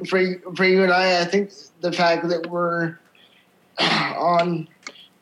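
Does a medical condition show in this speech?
Yes: cerebral palsy; from birth, wheelchair user.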